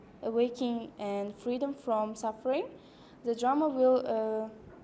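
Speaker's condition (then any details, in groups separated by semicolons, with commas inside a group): No condition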